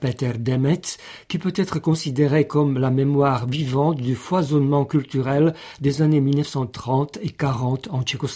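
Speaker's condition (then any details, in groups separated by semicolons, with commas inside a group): No condition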